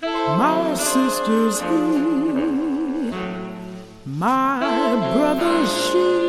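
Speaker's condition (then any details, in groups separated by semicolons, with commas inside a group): No condition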